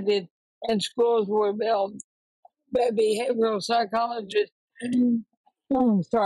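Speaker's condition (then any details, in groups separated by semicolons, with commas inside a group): ALS; recently diagnosed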